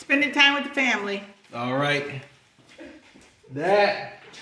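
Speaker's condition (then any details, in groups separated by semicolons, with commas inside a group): No condition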